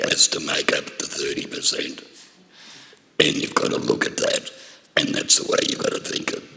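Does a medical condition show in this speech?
Yes: laryngectomy for throat cancer; laryngectomy, voice box removed, earlier debulking surgery; laryngectomy last year, then radiotherapy and chemotherapy; raspy voice before, swallowing difficulty, acidic food harsh.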